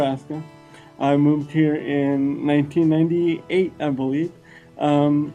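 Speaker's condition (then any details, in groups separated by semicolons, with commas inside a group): Cerebral palsy; wheelchair user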